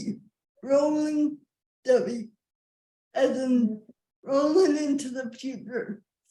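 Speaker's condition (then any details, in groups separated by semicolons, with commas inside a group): Cerebral palsy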